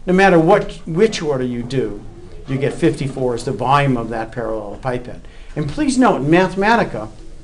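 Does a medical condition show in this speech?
No.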